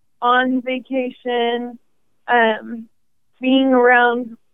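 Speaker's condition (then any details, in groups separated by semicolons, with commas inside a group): ALS; first symptoms in hand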